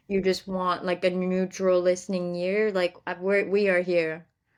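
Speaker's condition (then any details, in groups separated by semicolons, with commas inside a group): No condition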